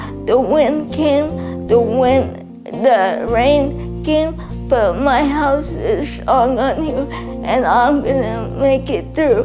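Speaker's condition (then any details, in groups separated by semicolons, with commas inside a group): Cerebral palsy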